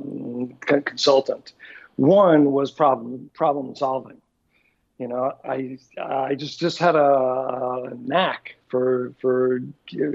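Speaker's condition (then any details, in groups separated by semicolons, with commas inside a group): Aphasia after stroke; massive stroke, right-side paralysis and impaired comprehension at onset, initially global aphasia; about 14 years since stroke, aphasia persists, trains before speaking events; no speech at onset, first year ~1,000 words mostly nouns without verbs, must concentrate on speech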